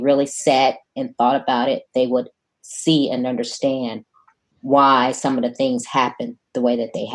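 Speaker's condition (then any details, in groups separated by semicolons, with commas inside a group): No condition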